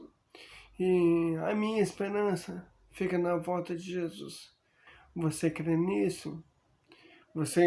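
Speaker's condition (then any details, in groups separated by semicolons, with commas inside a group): Amyotrophic lateral sclerosis; diagnosed about one month ago, progressive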